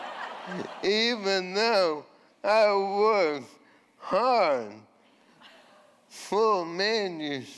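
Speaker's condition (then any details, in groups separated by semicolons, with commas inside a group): ALS; voice changed from earlier resonant voice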